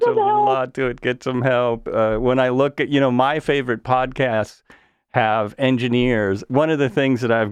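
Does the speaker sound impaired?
No.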